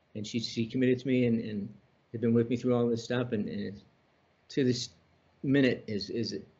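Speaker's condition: Parkinson's disease; on Parkinson's medication

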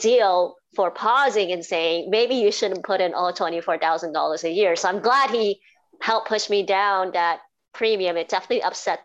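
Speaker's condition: Cleft palate and cleft lip; congenital, diagnosed as a baby, roof of mouth split into two, speech therapy as a teenager; formerly very difficult to speak properly, teachers could not hear speech in class, now clear

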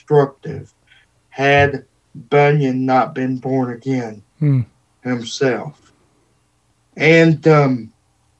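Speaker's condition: Cerebral palsy; wheelchair user

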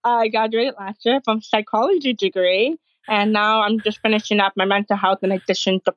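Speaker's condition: Severe hearing loss; Bluetooth hearing aids linked to iPhone

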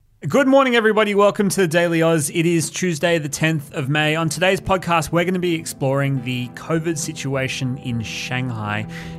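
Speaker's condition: No condition

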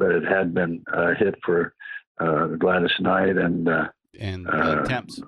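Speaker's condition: Parkinson's disease

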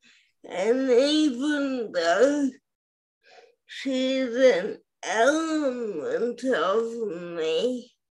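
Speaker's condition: Spastic quadriplegic cerebral palsy; listeners may need to listen closely

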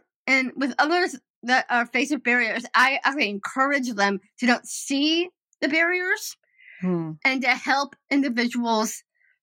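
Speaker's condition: Down syndrome; developmental disability, extra copy of 21st chromosome

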